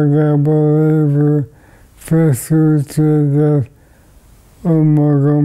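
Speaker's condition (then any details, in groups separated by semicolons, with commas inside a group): ALS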